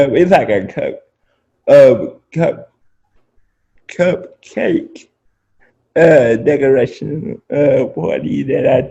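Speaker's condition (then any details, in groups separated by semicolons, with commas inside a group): Spastic quadriplegic cerebral palsy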